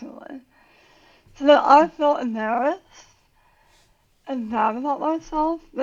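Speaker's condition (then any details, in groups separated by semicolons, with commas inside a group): Tongue cancer surgery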